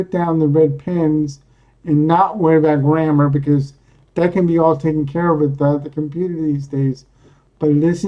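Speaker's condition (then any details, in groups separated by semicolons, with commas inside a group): Cerebral palsy; speaks coherently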